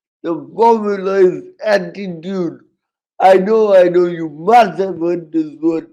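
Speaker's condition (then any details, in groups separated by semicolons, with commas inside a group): Cerebral palsy, severe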